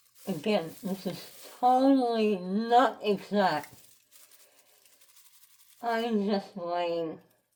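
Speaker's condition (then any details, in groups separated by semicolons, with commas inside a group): Head and neck cancer; tracheostomy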